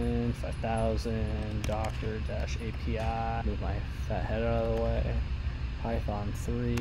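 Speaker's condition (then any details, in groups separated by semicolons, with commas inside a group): No condition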